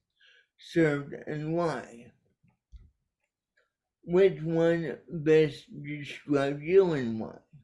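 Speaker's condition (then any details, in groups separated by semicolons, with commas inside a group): Cerebral palsy; caused by brainstem aneurysm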